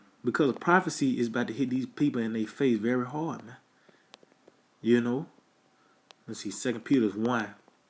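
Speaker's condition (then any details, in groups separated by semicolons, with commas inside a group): No condition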